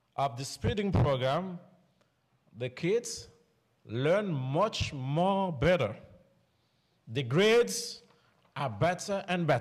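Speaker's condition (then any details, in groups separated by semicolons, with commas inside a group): No condition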